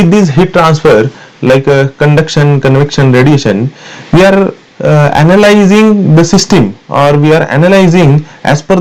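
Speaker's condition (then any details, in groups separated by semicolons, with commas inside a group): No condition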